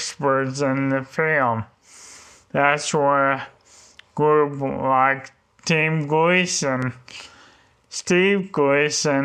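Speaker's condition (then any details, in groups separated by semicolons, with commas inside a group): ALS; talks with struggle, tongue feels fat, little speech after 5pm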